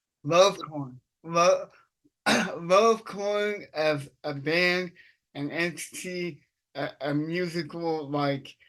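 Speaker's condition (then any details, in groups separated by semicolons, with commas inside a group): Cerebral palsy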